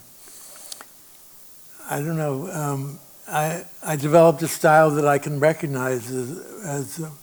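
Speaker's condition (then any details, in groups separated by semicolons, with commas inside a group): Parkinson's disease; reduced nimbleness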